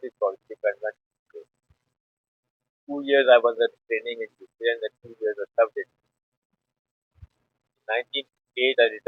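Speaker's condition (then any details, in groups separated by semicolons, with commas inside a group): No condition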